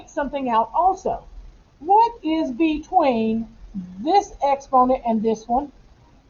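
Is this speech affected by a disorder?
No.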